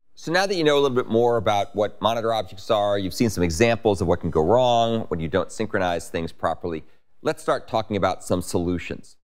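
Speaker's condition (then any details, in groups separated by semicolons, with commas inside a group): No condition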